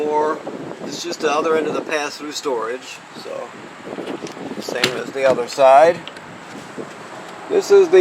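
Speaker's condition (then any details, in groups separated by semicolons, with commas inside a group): No condition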